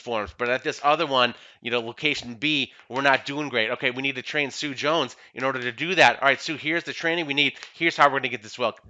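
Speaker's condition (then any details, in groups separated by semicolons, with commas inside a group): No condition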